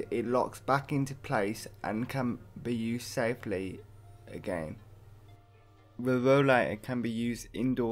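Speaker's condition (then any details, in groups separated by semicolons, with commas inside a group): Hemiplegic cerebral palsy; quadriplegic form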